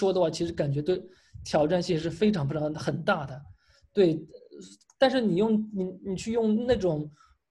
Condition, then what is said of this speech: Stuttering. 做演讲的时候，我能够控制自己的速度，我能够把自己的口吃控制住，来达到一种放松状态。